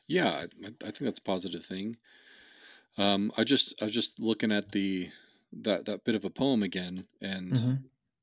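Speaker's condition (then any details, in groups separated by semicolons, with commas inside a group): No condition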